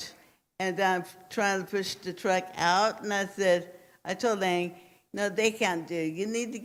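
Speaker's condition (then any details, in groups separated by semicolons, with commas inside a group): Cerebral palsy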